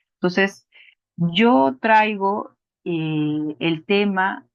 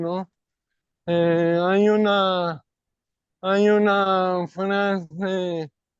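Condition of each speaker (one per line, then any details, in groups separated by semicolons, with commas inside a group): No condition
ALS; non-bulbar form; over 3 years since onset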